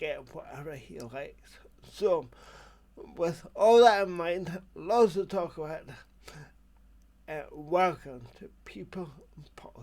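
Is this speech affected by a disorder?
Yes: cerebral palsy.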